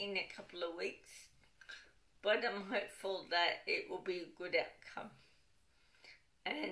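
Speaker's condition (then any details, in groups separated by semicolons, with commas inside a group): Cerebral palsy, dystonic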